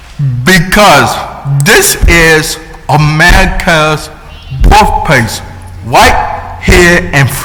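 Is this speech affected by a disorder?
Yes: cerebral palsy.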